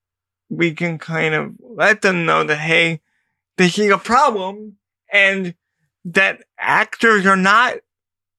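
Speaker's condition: Cerebral palsy; disability school ages 3 to 6

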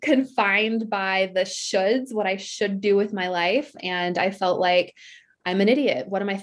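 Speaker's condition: No condition

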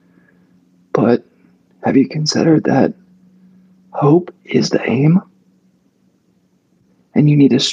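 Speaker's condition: Mixed spasmodic dysphonia; mixed abductor and adductor type, adult onset

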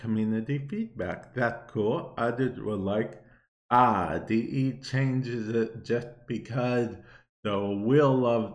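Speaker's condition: Cerebral palsy; viewer asked why talking like that

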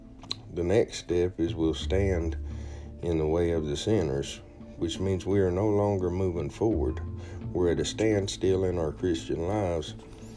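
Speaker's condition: No condition

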